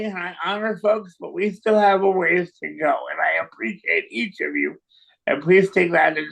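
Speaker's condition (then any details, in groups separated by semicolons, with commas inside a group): Cerebral palsy; strong startle, limited ability to freeze; long-term services and supports; voice may sound raised or yelling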